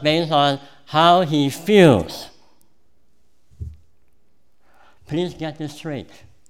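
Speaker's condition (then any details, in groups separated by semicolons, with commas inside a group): Cleft palate; congenital cleft palate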